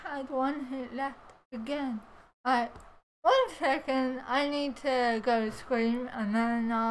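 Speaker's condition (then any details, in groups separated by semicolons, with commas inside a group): Cerebral palsy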